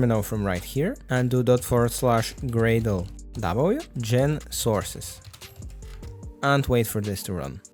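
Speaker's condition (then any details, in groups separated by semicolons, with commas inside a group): No condition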